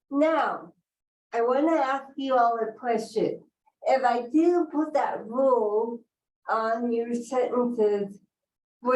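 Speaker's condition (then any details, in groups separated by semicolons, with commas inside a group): Cerebral palsy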